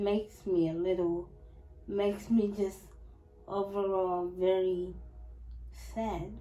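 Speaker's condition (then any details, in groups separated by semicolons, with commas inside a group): Spastic quadriplegic cerebral palsy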